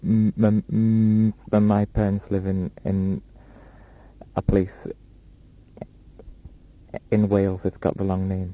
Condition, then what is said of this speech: Stuttering. Well, normally, my speech isn't all that bad.